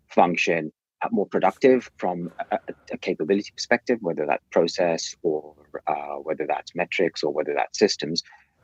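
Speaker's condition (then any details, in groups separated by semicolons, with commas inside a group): No condition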